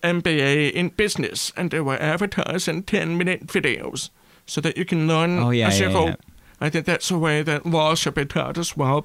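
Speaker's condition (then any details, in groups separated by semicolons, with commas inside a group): Deafness; brown cochlear implant on side of head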